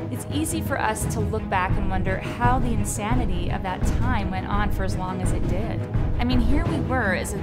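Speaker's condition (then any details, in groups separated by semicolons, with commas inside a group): No condition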